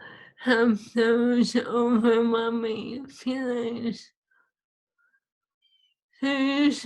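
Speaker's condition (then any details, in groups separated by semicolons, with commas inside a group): ALS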